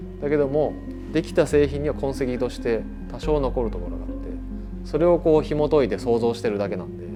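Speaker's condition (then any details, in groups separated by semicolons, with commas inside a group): No condition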